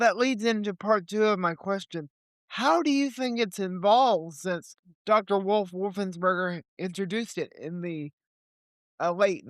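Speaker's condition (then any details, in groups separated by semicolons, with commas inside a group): Cerebral palsy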